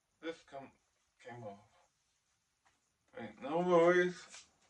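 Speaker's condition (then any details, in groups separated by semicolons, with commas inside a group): Ataxic cerebral palsy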